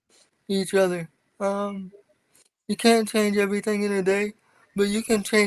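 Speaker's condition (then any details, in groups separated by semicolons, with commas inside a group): Cerebral palsy; from birth, wheelchair user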